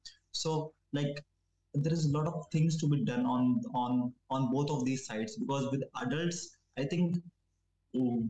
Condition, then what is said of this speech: Stuttering. Well, your stutter is not known or not observed very much, so you're doing a great job.